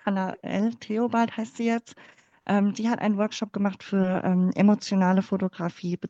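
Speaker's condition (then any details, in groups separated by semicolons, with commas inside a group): Cleft palate; congenital, born in former GDR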